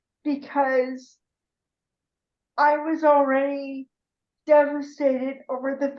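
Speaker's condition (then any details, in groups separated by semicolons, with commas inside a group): Cerebral palsy; arm spasms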